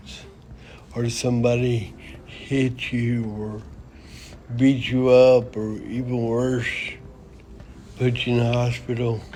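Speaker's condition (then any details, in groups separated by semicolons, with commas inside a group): Cerebral palsy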